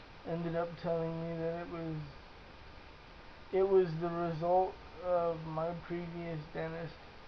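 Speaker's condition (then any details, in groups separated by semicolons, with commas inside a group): Cerebral palsy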